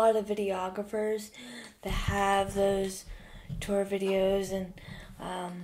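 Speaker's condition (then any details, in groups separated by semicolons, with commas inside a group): Cerebral palsy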